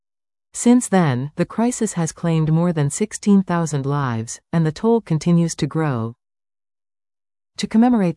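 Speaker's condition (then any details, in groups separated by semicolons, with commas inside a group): No condition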